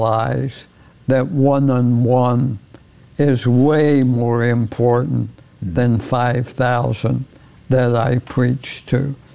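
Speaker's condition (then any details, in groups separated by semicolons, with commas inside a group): ALS; initial prognosis 2 to 5 years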